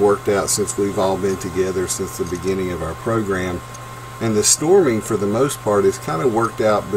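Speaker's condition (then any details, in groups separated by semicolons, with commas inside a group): No condition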